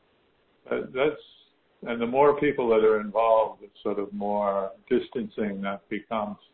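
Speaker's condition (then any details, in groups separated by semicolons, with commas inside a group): Parkinson's disease; physical therapy, in-person Parkinson's discussion groups found helpful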